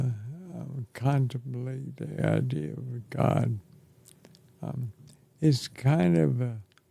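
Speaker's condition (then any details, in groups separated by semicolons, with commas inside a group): ALS; affects chest and throat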